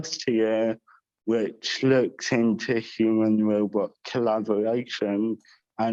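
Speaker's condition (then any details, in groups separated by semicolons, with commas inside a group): Cerebral palsy with dysarthria; dysarthria affecting voice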